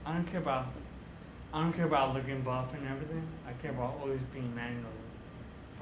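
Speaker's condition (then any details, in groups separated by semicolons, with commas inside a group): Traumatic brain injury; ataxia affecting balance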